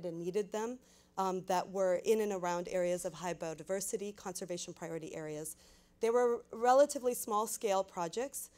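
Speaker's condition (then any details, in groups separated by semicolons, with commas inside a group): No condition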